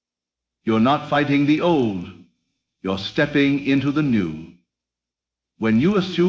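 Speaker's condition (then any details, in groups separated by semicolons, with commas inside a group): No condition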